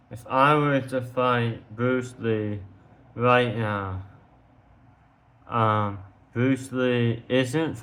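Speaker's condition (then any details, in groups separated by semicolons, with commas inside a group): Tongue cancer surgery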